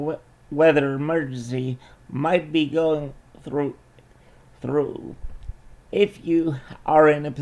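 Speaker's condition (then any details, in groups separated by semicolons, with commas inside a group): Cerebral palsy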